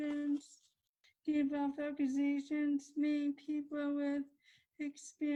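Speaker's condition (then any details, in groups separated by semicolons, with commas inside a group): Cerebral palsy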